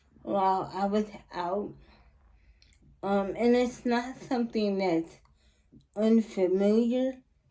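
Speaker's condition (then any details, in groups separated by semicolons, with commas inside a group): Cerebral palsy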